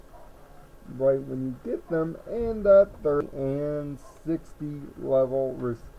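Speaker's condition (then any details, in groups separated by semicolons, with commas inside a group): Cerebral palsy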